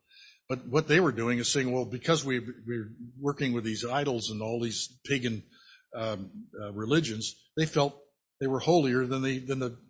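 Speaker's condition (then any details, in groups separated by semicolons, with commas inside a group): No condition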